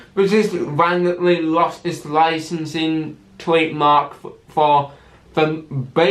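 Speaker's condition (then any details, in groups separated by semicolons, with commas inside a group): Cerebral palsy with stammer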